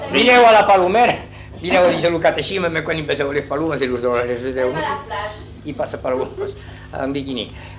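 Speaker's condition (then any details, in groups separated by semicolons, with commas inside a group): No condition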